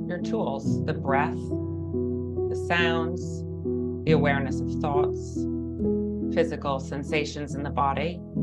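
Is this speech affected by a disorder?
No.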